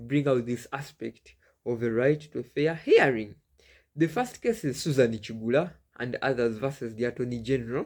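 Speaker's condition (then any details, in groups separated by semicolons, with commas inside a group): No condition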